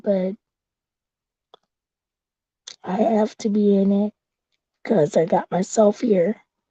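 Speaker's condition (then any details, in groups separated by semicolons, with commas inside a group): Cerebral palsy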